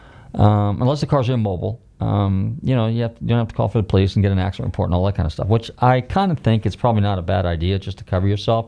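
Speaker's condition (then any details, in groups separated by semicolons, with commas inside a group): No condition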